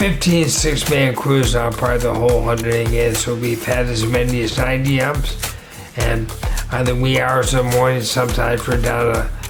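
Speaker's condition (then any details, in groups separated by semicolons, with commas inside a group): ALS; 7 years after onset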